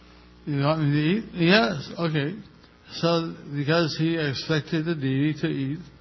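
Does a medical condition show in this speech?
Yes: stroke with facial paralysis; stroke a little over a year ago.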